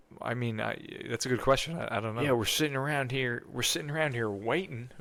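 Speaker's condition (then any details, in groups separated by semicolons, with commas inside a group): No condition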